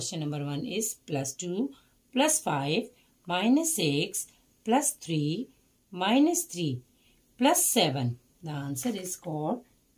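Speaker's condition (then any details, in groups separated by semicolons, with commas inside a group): No condition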